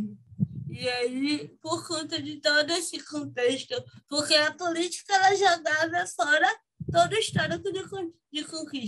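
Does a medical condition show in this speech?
Yes: cerebral palsy; from birth, motor sequelae.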